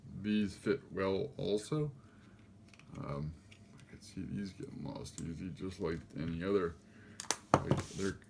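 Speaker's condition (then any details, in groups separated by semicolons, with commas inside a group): Cerebral palsy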